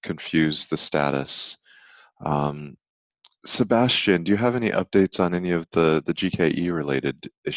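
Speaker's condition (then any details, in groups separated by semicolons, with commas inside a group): No condition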